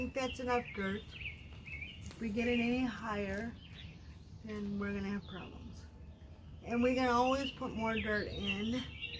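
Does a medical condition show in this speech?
Yes: cerebral palsy.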